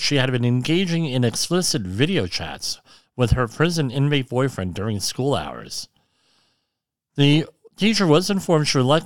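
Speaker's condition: Cleft lip and palate

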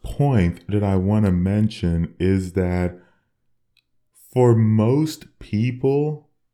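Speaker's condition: No condition

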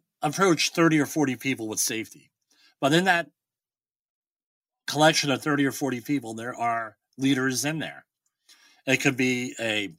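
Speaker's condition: Bilateral cleft lip and palate; speech once unintelligible, about nine years of speech therapy, now able to hold conversation

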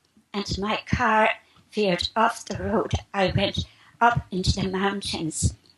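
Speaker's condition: Spasmodic dysphonia; about 3 years since onset

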